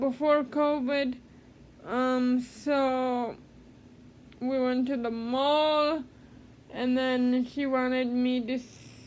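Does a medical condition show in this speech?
Yes: cerebral palsy; speech therapy.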